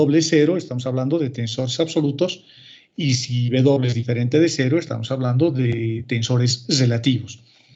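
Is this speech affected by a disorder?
No.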